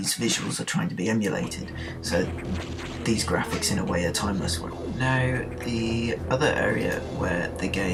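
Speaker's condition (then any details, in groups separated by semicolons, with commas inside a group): No condition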